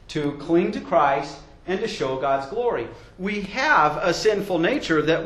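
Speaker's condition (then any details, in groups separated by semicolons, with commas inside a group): No condition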